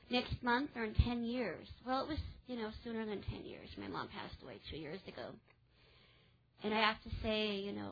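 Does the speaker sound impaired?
Yes: cleft palate; congenital.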